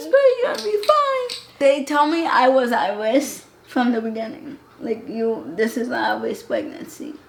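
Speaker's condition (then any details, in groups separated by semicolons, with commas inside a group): Cerebral palsy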